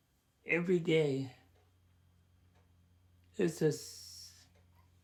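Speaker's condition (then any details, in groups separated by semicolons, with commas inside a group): ALS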